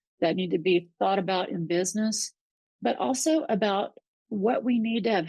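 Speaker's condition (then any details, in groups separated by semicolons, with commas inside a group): No condition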